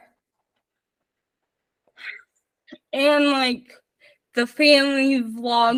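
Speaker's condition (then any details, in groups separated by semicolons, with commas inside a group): Spastic cerebral palsy, mixed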